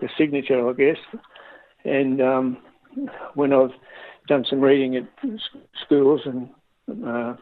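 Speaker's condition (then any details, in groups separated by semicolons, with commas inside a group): Parkinson's disease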